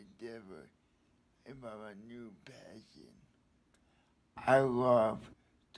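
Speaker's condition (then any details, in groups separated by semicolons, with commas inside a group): Cerebral palsy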